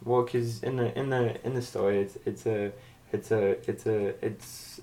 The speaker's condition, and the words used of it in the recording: Stuttering. But with you, people don't have to say, wait, can you say that again?